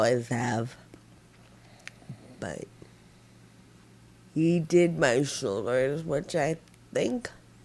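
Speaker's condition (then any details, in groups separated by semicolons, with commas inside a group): Friedreich ataxia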